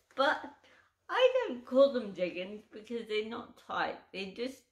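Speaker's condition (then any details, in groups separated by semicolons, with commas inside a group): Cerebral palsy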